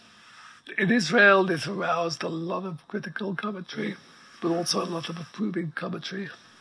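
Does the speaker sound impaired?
Yes: ALS; progressive neuromuscular illness, effectively quadriplegic, wheelchair within 6 months of diagnosis, writes by dictation; immobile, needs breathing apparatus, plastic pump behind neck into nose controlling breath rate; voice very weak, needs amplifier, breathing apparatus audible in background.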